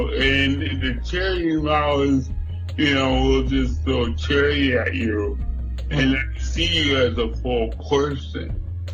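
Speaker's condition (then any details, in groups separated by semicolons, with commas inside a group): Cerebral palsy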